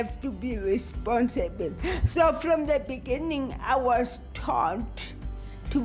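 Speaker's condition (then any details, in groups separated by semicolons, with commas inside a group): Cerebral palsy; moderate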